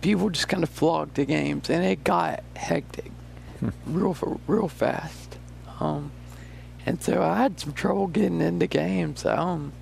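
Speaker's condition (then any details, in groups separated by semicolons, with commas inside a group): Friedreich's ataxia; rare neuromuscular disease, loss of balance and coordination, walking difficult, uses walker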